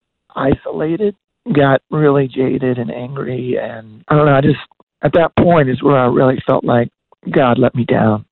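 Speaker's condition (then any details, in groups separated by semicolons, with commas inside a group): Voice disorder; progressive voice disorder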